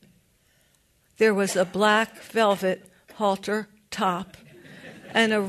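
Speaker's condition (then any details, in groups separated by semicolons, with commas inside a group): No condition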